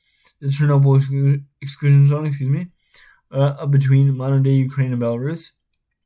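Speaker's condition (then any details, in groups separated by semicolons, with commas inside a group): Spastic cerebral palsy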